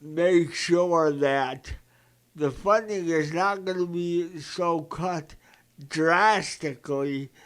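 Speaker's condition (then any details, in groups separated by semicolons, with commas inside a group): Cerebral palsy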